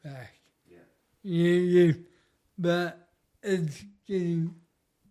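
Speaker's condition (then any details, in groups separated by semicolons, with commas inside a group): Cerebral palsy; speech noticeably affected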